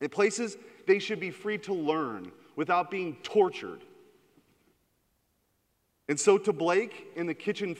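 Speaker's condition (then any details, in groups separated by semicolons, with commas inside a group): No condition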